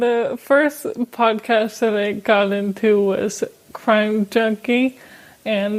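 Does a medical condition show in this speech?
Yes: ALS.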